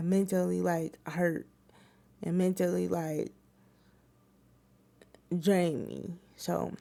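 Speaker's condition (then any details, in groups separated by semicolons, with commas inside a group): Cerebral palsy; wheelchair user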